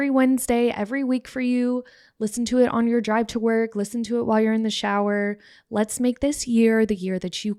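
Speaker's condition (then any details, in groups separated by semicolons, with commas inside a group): No condition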